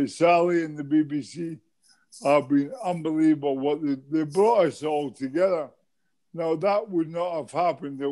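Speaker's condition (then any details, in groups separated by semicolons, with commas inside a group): MND; terminal, whole body affected, muscle wastage; diagnosed four years ago; speaks well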